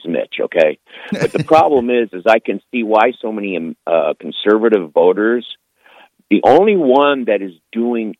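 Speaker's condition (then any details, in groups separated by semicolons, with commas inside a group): No condition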